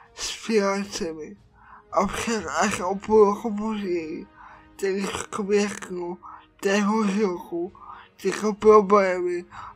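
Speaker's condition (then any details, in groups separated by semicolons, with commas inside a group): Cerebral palsy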